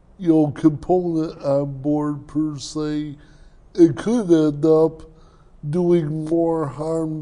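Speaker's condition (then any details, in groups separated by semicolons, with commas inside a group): Cerebral palsy; speech impairment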